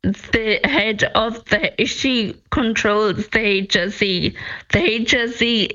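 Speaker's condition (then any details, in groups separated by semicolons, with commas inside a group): Friedreich's ataxia; 28 years old, about 16 years since diagnosis, monthly neurological decline, mobility affected, eyesight changes, untreated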